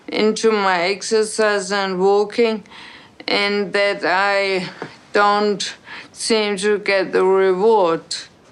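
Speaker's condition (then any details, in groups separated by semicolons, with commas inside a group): Brain injury; acquired, accident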